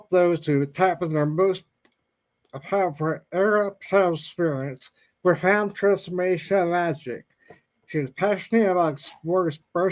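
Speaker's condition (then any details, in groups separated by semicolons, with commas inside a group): Ataxia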